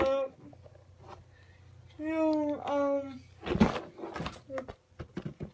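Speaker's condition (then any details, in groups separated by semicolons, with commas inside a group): Cerebral palsy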